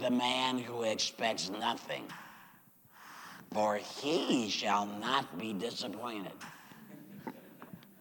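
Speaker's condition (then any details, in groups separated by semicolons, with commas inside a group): Laryngectomy; says used to serve God with voice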